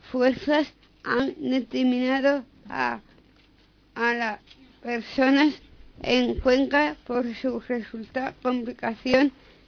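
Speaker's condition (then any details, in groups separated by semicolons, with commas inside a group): Down syndrome; reads news item aloud on live radio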